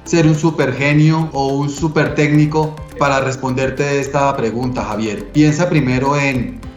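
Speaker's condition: No condition

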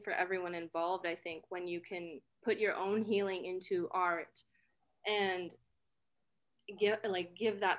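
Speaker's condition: No condition

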